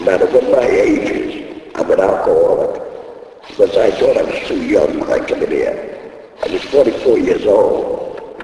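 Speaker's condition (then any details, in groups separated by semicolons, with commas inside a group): Laryngectomy; voice first lost at racetrack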